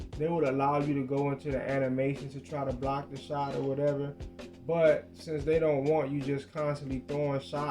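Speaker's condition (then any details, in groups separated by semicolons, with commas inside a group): No condition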